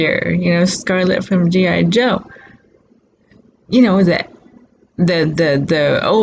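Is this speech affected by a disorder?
Yes: cerebral palsy.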